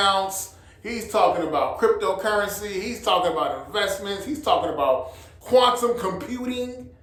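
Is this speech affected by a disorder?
No.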